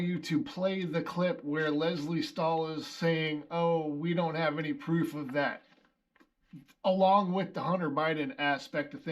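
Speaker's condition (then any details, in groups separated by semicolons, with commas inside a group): No condition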